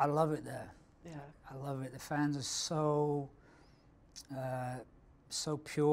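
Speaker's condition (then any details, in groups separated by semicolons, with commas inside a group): No condition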